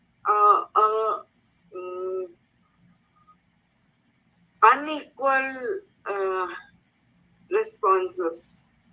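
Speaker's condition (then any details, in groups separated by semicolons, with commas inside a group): Cerebral palsy; speech affected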